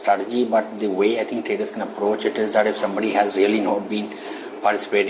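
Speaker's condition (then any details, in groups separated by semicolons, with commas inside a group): No condition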